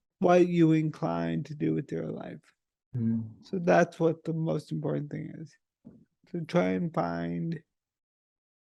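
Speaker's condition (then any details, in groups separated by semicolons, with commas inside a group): Multiple sclerosis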